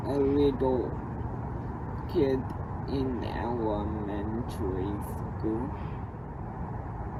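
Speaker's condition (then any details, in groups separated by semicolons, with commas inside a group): Cerebral palsy; uses service dog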